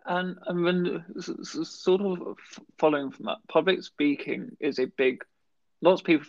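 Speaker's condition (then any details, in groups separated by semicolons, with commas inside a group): Stammering; lifelong, delayed first word, severe in childhood, feared never speaking, taught sign symbols, weekly speech therapy first 10 years; worse with anxiety, avoids certain words, substitutes stammer-friendly words, pre-writes questions with stammer-friendly words; repeated sounds, repeated words, prolonged sounds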